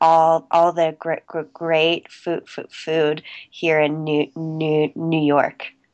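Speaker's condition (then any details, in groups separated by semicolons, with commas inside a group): Stuttering; covert since childhood, immediate onset soon after starting to talk, school therapy from kindergarten, private therapist; recovering covert, still stutters, American Institute for Stuttering 3-week intensive program, fluency shaping techniques; formerly word switching and avoiding, held back stutters, pushed words out, appeared out of breath; repeated sounds, repeated words, prolonged sounds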